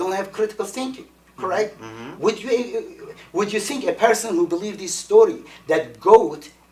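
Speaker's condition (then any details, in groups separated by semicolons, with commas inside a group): No condition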